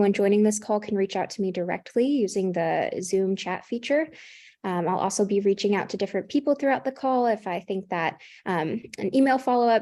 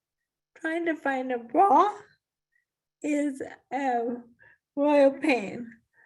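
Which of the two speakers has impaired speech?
The second: ALS; losing weight despite eating.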